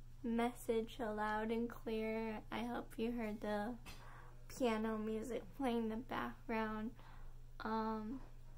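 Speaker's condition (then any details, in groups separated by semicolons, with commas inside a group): Cerebral palsy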